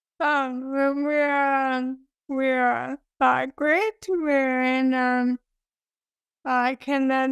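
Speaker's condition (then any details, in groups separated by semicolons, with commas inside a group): ALS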